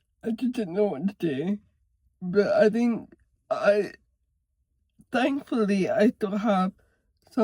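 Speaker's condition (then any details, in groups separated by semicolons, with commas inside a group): Cerebral palsy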